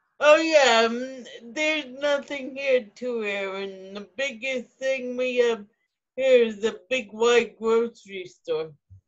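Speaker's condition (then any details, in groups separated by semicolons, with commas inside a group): Cerebral palsy, spastic ataxic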